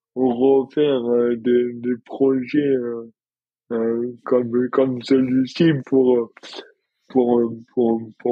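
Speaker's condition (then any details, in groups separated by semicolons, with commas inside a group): Dystonia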